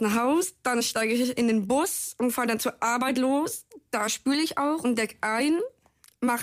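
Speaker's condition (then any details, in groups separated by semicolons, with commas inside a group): Down syndrome; from birth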